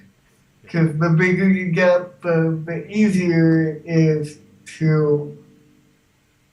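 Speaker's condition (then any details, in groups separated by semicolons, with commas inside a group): Cerebral palsy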